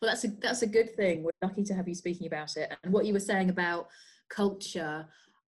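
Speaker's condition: No condition

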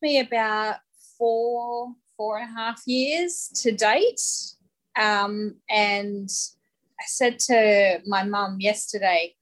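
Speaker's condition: Aphasia; aphasia from stroke at age 33, does not go away; about five years after stroke, age 38; words made no sense at onset, affects talking, reading, writing, comprehension

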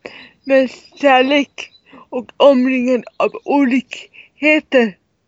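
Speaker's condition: Cerebral palsy; severe, wheelchair user

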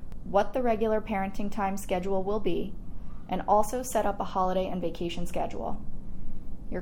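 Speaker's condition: No condition

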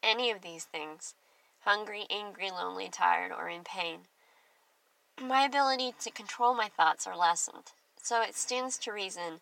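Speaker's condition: Cleft lip and palate; congenital, past surgeries, wears hearing aids; age 41, no further surgery needed at present, still some days of pain; clear speech

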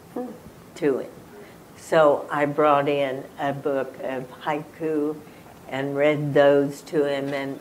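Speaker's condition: Spasmodic dysphonia; ALS

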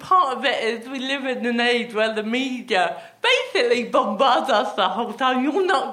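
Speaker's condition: Athetoid cerebral palsy; with myotonia and ataxia

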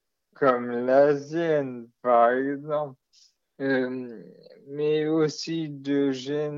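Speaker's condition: Maladie de Charcot (ALS); degenerative disease

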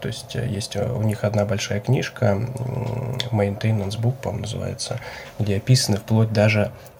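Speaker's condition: No condition

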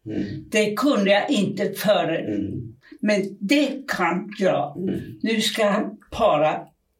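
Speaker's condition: Aphasia; aphasia from brain damage, at onset could not speak at all, partly recovered after time in Spain; member of aphasia association; knows words but cannot get them out, word-finding errors, garbled non-words, restarts, repetitions

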